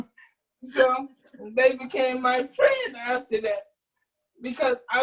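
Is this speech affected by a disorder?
Yes: cerebral palsy.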